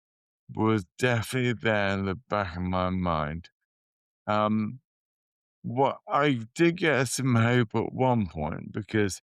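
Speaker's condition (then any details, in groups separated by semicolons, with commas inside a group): Motor neurone disease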